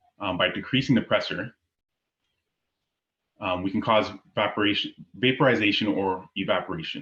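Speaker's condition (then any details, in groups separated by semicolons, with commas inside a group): No condition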